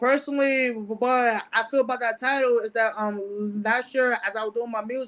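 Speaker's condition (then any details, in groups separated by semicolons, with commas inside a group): Stuttering; mild speech impediment with stutter since about age ten; certain words don't come out; blocks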